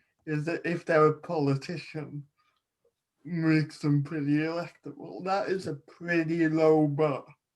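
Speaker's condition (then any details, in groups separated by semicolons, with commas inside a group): Cerebral palsy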